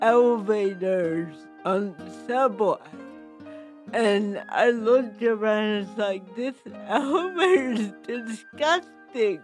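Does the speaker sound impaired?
Yes: cerebral palsy with speech impediment.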